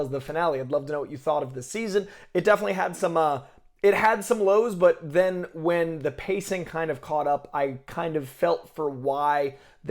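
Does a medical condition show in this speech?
No.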